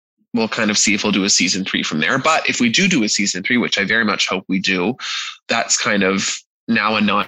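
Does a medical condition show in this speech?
No.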